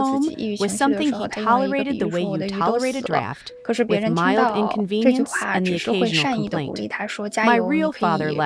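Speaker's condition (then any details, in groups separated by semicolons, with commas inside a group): No condition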